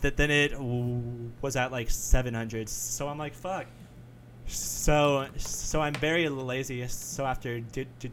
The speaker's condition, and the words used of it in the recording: Stuttering. So if I'm going to talk to you, then you will hear the way I talk.